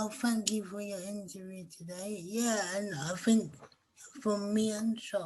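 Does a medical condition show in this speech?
Yes: cerebral palsy.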